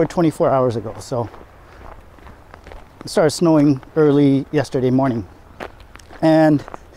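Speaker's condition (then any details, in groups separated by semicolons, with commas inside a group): No condition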